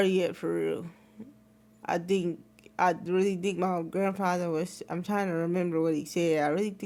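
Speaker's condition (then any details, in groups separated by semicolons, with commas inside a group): Cerebral palsy; wheelchair user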